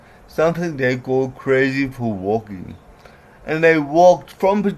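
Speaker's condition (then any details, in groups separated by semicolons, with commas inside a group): Cerebral palsy; from birth, diagnosed age 2, learned speech special-needs school, writing difficult, poor balance, later myasthenia gravis; some words unclear, certain letters flat, trouble formulating words, worse when mouth tires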